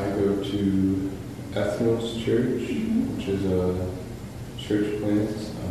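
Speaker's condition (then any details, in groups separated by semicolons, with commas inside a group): No condition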